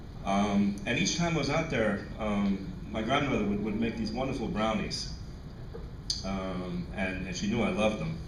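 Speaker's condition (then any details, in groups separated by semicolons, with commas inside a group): No condition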